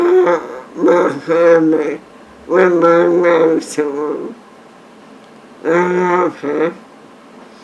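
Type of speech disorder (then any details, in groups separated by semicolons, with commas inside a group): Slurred speech; motor neurone disease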